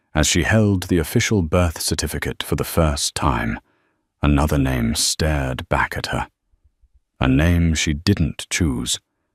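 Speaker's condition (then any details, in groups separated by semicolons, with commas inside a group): No condition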